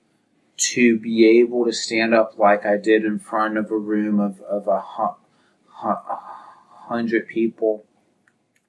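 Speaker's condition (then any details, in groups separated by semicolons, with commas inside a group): Stuttering; present for at least 10 to 12 years, speaking practice through Toastmasters, National Stuttering Association, TESA; severe stuttering; repeated words, blocks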